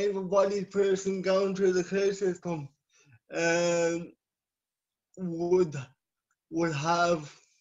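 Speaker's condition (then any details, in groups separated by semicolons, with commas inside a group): Cerebral palsy; from birth, scoliosis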